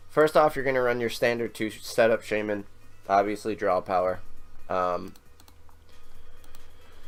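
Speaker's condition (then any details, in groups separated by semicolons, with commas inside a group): No condition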